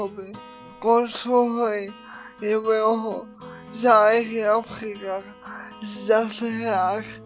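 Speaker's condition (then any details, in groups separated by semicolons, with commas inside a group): Cerebral palsy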